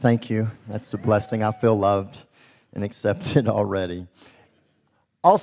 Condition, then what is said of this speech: Cleft palate. I was born with a cleft lip and palate, never supposed to be able to speak.